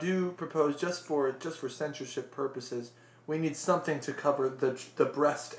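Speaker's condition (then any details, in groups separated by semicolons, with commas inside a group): No condition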